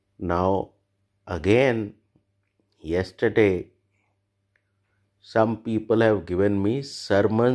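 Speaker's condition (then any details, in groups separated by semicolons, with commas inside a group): No condition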